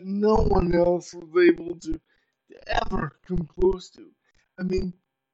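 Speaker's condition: Cerebral palsy; uses power wheelchair

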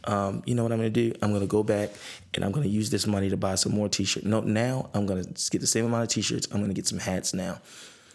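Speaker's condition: No condition

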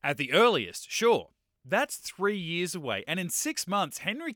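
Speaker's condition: No condition

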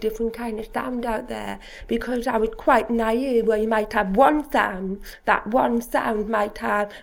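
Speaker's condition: Deafness (Usher syndrome), Usher syndrome, profound deafness from birth; born profoundly deaf, eyesight threatened, hearing aids from age two, cochlear implants at forty; over a year since cochlear implants activated, implants working, still learning everyday sounds

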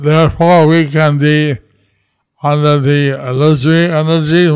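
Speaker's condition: Stroke with facial paralysis; unsure listeners can understand, own speech repeated by another speaker

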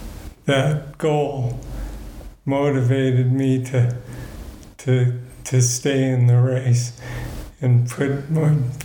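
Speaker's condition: Parkinson's disease; reduced control of body functions

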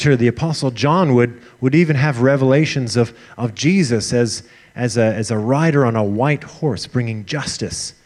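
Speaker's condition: No condition

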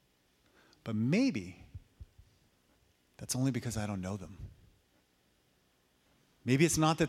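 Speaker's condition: No condition

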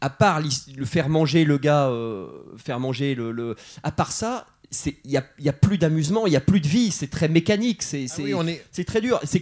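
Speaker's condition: No condition

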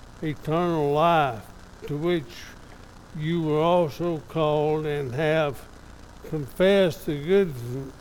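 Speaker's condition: ALS; father died of same disease, diagnosed by doctor in Lubbock, second opinion in Dallas; diagnosed 2.5 months ago, more physically limited than a year ago, progressing; somewhat affected, evident today

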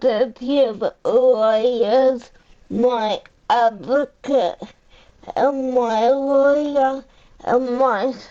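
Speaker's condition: Cerebral palsy; uses a power chair; 45 years old

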